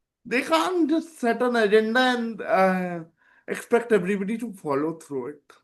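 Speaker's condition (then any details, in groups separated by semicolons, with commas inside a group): Cerebral palsy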